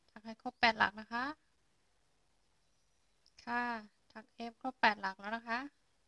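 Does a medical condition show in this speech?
No.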